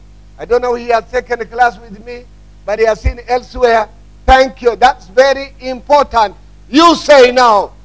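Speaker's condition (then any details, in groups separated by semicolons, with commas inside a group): No condition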